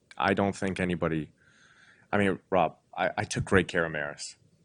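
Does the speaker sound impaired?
No.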